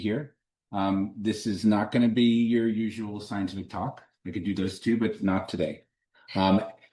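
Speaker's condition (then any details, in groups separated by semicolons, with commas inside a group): No condition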